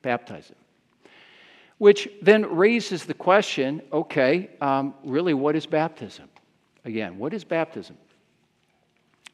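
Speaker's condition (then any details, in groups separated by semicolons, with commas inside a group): No condition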